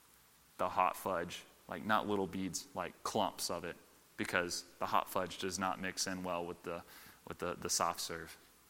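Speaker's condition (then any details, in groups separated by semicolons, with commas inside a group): No condition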